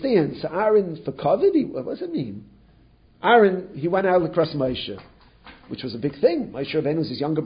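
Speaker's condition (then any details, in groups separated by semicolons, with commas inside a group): No condition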